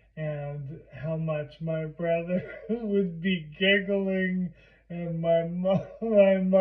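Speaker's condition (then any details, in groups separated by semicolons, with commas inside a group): Primary lateral sclerosis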